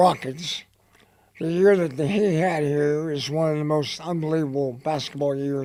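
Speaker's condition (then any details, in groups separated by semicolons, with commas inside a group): Head and neck cancer; dry throat, dry mouth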